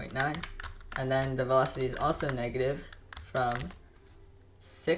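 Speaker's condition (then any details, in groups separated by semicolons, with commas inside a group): No condition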